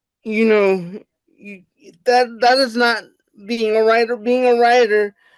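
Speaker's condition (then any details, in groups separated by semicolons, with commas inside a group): Cerebral palsy; wheelchair user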